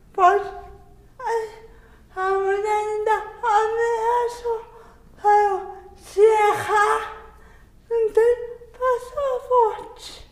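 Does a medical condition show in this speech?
Yes: cerebral palsy; cerebral palsy from birth, dictates texts for another person to write down; listeners sometimes misunderstand words, difficulty with punctuation when writing.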